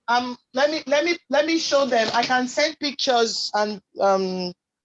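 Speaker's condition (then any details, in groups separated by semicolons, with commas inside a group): No condition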